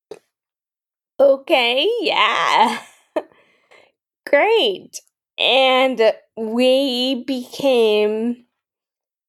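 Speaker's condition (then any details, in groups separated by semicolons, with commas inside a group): Friedreich's ataxia; ambulatory until about 21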